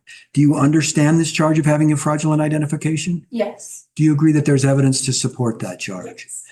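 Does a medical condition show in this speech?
No.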